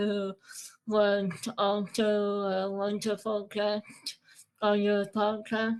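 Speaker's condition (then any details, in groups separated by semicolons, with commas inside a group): Moebius syndrome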